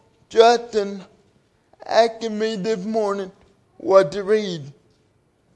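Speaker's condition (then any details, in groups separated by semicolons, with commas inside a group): Cerebral palsy; 37 years since onset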